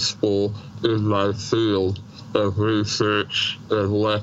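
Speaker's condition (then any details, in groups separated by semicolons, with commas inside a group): Treacher Collins syndrome, severe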